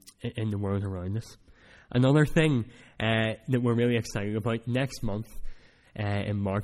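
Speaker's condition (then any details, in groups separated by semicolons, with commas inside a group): Cleft palate; speech not that clear at times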